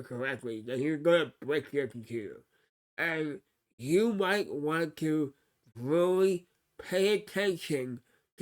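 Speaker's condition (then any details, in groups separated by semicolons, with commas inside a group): Cerebral palsy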